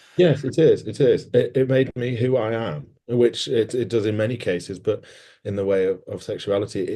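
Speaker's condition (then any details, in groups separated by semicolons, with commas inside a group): No condition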